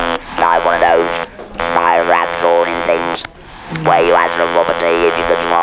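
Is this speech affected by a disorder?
Yes: laryngeal cancer with laryngectomy.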